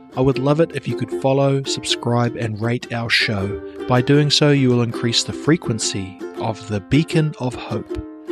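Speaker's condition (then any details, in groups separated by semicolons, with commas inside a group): No condition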